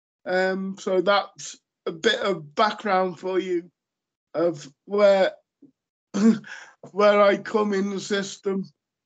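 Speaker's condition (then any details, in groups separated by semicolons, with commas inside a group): Cerebral palsy; lifelong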